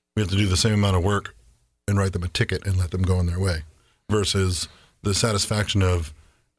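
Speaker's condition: No condition

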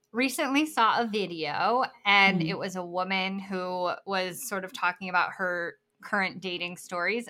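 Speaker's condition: Bilateral cleft lip and palate

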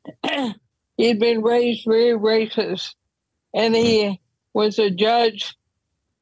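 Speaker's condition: ALS; wheelchair use when traveling

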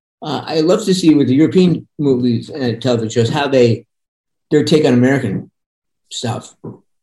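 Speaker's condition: Parkinson's; voice sometimes monotone

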